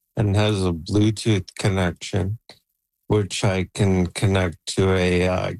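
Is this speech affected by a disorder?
Yes: ALS; Neuralink N1 implant 3 months ago at Toronto Western Hospital, voice banked with 11 Labs; uses Neuralink N1 brain implant to control computer, currently communicating by computer; voice declining, expects soon to lose speech, computer to speak in AI-cloned voice via Neuralink.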